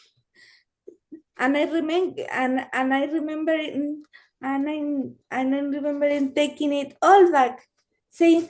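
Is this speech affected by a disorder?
Yes: cerebral palsy; limits current activity.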